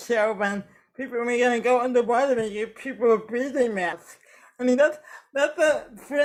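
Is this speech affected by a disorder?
Yes: cerebral palsy; affects speech.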